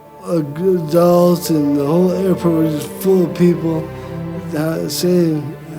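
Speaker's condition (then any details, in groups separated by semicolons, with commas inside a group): Brain injury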